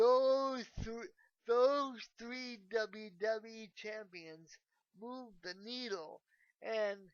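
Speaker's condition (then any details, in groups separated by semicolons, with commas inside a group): Cerebral palsy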